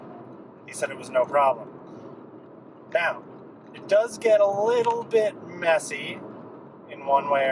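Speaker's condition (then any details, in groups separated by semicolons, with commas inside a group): No condition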